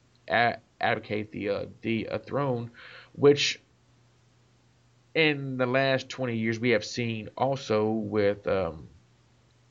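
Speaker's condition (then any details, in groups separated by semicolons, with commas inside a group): Stuttering; noticeable stuttering in conversation, worse under psychological stress, silently uses swear word to release stammers; repeated sounds, repeated words, prolonged sounds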